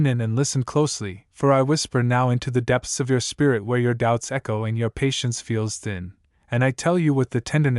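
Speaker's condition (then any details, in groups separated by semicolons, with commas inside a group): No condition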